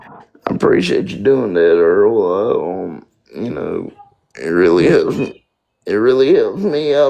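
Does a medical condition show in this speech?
Yes: spastic quadriplegic cerebral palsy.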